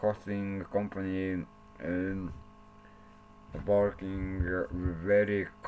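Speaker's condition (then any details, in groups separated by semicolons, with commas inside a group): Cerebral palsy; speech not very clear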